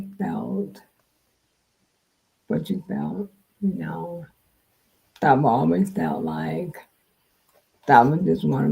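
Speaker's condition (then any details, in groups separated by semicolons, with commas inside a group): Multiple sclerosis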